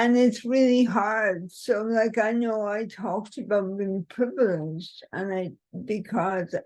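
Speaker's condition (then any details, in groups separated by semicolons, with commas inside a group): Cerebral palsy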